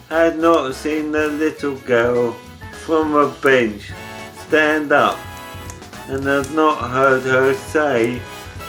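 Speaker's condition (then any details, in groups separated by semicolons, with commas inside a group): ALS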